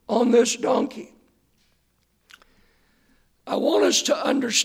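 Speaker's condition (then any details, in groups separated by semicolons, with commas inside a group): Hoarseness after vocal cord surgery; earlier doctor attributed voice problem to aging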